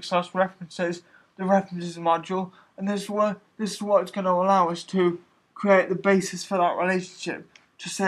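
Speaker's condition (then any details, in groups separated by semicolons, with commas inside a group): Cerebral palsy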